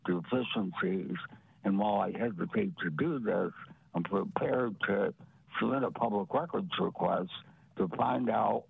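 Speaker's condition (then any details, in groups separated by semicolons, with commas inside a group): Parotid gland removal; difficulty speaking at this recording, recurring, attributed to parotid gland removal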